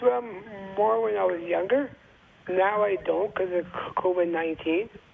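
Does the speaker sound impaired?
Yes: Down syndrome; age 41.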